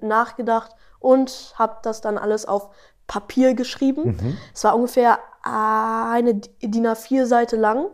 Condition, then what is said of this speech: Stuttering. Mal stottert man dann, wie ich gerade, sehr viel oder man stottert gar nicht.